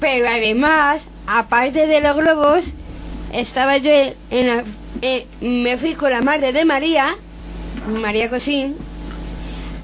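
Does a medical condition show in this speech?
Yes: Down syndrome; radio program of Fundación Síndrome de Down de Madrid; reads news item aloud on live radio.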